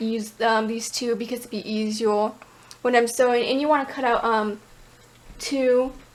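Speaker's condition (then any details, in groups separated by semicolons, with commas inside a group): No condition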